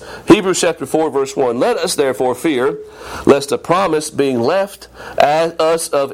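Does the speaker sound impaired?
No.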